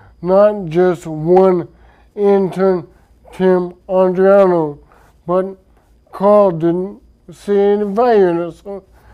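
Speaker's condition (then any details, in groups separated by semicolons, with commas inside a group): Traumatic brain injury; speech affected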